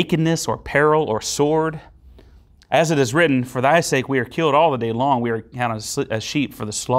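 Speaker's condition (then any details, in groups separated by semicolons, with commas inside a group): No condition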